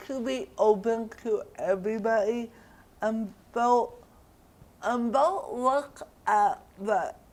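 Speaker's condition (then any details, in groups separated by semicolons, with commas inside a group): Cerebral palsy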